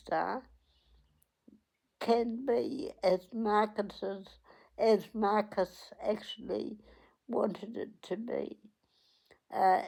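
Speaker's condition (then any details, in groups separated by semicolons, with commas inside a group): Cerebral palsy; onset at 8 days old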